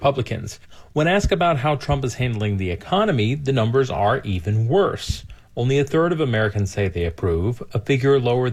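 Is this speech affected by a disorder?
No.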